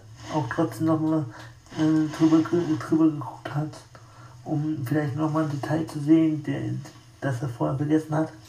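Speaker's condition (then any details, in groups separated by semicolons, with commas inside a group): Spastic tetraparesis; wheelchair user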